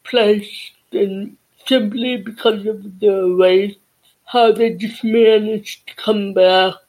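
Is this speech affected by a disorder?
Yes: cerebral palsy and deafness.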